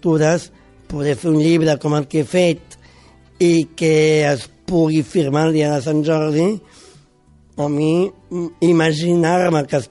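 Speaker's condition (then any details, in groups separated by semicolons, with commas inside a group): Down syndrome; born with it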